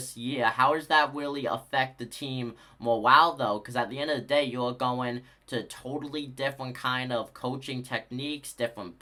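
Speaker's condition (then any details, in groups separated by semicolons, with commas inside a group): No condition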